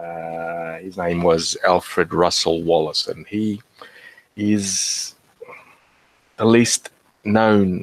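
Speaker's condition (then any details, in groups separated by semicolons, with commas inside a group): No condition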